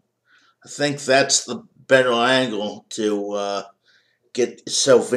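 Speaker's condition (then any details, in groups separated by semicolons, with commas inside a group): Cerebral palsy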